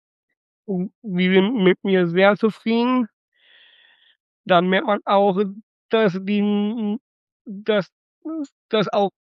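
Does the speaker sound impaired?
Yes: Down syndrome (Trisomie 21); congenital trisomy 21, flagged on ultrasound two days before caesarean birth, St. Vinzenz Krankenhaus Datteln; 26 years old, some limitations reported.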